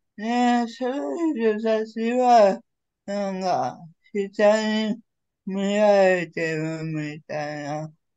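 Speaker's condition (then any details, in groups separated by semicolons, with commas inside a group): Cerebral palsy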